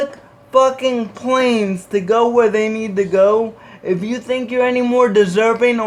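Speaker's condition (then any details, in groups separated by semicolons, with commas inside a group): Cerebral palsy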